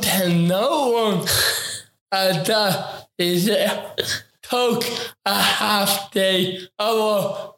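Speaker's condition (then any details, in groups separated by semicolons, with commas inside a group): Ataxic cerebral palsy; affects talking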